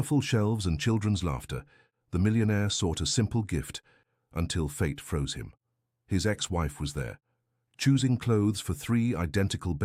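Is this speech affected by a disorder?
No.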